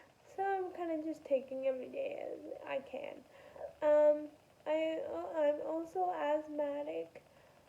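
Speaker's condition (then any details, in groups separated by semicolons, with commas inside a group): Spastic quadriplegic cerebral palsy; able to talk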